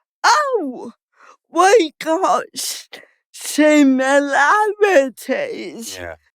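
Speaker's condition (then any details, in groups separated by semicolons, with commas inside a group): Cerebral palsy; slow speech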